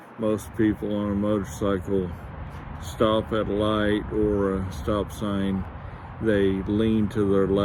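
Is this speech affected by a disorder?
Yes: ALS; early stage, recently diagnosed, onset couple years ago, walking changes; slurred speech, hard forming words, choking on liquids, one cheek still.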